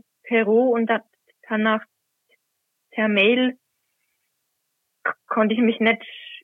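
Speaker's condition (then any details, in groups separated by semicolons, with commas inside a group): Stuttering; covert stuttering, first consciously noticed around age 10, hidden until age 21; no longer hiding stuttering, regularly reads Gospel and Epistle aloud in church as lector; reading aloud not stutter-free, anticipates hard words, formerly hid stutter with filler words and word swapping; blocks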